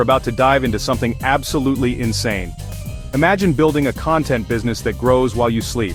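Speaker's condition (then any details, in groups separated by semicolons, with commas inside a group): No condition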